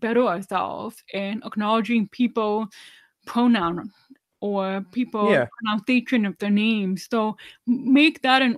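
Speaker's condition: Deafness, 99% hearing loss, severe

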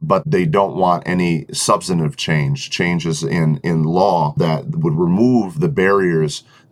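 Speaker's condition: No condition

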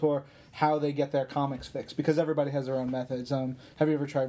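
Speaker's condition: No condition

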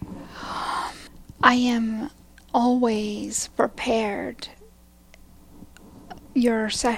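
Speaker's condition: Aphasia; onset about 6 years ago

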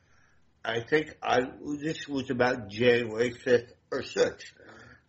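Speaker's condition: Damaged voice box; limits meeting people

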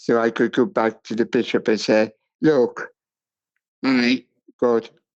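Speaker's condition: Cerebral palsy; speech impairment

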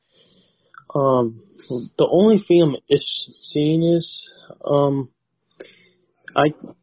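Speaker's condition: Stuttering; self-described frequent stuttering, apologizes mid-sentence for stutter; repeated sounds, prolonged sounds

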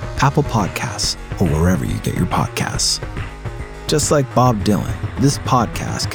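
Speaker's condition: No condition

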